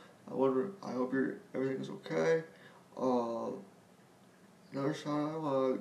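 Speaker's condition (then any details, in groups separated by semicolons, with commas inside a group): Spastic quadriplegic cerebral palsy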